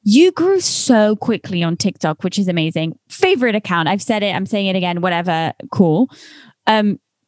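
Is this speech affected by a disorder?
No.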